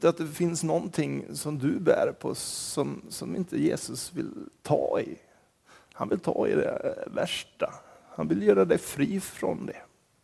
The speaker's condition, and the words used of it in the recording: None; typical speech.